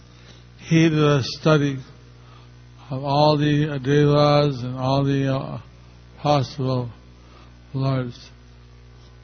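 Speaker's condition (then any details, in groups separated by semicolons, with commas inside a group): Stroke; stroke a little over a year ago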